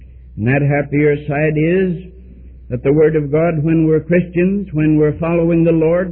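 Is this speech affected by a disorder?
No.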